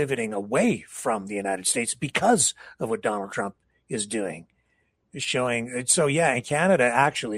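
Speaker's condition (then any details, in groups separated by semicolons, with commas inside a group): No condition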